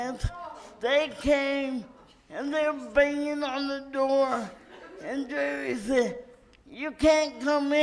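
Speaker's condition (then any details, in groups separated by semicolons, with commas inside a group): Cerebral palsy; from birth, uses wheelchair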